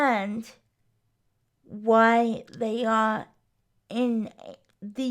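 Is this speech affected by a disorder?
Yes: cerebral palsy.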